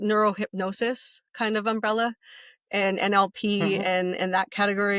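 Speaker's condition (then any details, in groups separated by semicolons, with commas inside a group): No condition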